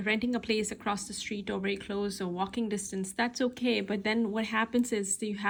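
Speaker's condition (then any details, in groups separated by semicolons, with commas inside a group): No condition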